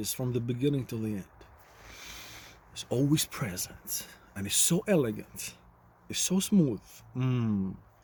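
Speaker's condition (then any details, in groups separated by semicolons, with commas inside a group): No condition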